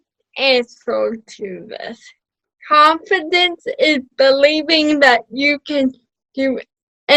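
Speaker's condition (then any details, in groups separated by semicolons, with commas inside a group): Cerebral palsy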